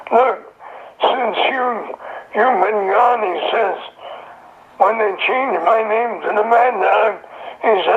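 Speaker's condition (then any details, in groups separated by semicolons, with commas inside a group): Throat cancer; survivor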